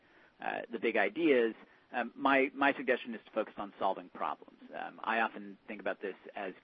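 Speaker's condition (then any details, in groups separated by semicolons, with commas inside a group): No condition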